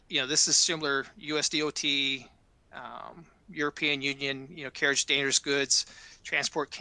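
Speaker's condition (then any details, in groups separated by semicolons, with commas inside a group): No condition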